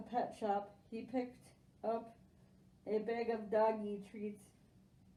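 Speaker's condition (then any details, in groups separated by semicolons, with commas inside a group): Spastic quadriplegic cerebral palsy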